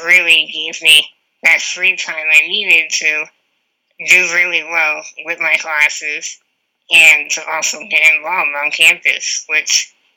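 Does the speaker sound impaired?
Yes: spinal muscular atrophy; type 2, wheelchair user, diagnosed around 19 after two negative genetic tests, laminectomy for Spinraza access; about 2 years since diagnosis, on Spinraza injections, severe symptoms after first injection, ICU stay.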